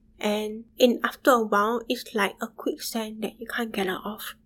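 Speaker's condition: Bilateral sensorineural hearing loss; right severe with hearing aid, left profound with cochlear implant, fluctuating hearing

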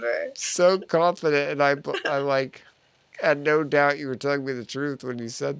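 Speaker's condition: Duchenne muscular dystrophy; adult stem cell therapy in Panama about 4 years ago, first person with Duchenne treated so

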